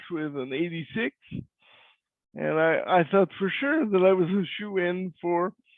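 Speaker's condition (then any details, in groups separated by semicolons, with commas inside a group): Cerebral palsy; cannot walk; voice is different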